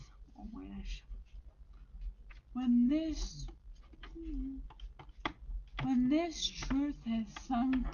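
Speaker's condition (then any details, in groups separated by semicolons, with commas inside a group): Brain injury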